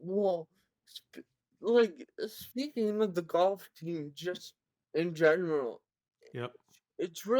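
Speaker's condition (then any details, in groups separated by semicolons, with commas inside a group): Cerebral palsy; present from birth, severe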